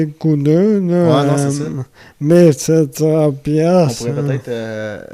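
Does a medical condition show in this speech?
Yes: amyotrophic lateral sclerosis.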